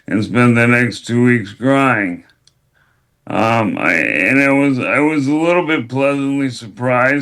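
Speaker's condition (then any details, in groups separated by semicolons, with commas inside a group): ALS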